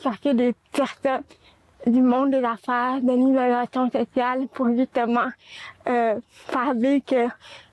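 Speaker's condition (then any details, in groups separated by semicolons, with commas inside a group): Cerebral palsy; four limbs affected, no manual dexterity, hearing problem, hearing aids both ears since age six months; speech and language disorder caused by cerebral palsy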